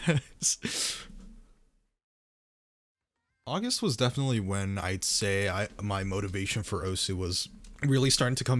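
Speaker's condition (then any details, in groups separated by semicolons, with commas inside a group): No condition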